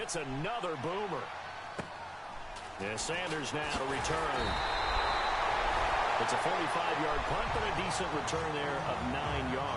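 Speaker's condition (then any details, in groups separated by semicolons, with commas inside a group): No condition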